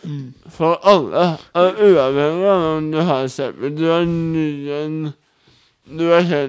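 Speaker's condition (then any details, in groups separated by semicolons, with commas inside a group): Cerebral palsy; wheelchair user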